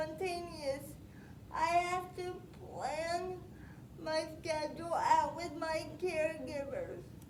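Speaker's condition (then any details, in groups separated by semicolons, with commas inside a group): Spastic quadriplegic cerebral palsy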